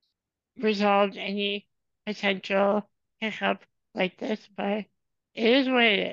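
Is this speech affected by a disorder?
Yes: spinal muscular atrophy; from birth, genetic, motorized wheelchair user whole life, depends on caregivers; progressive muscle weakness throughout body.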